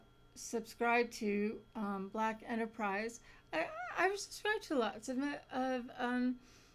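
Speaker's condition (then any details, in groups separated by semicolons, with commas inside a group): No condition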